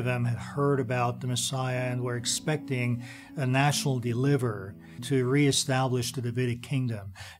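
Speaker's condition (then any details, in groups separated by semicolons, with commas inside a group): No condition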